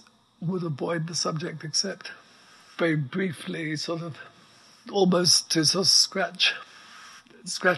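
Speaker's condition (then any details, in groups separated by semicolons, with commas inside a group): ALS; writes by dictation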